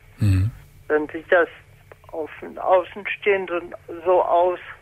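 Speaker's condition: Congenital spastic paralysis; spastic paralysis since birth

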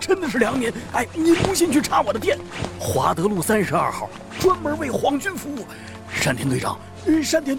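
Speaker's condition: No condition

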